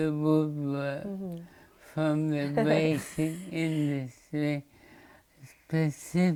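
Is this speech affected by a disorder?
Yes: motor neurone disease.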